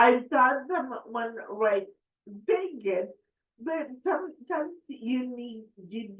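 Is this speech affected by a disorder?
Yes: cerebral palsy; affects speech.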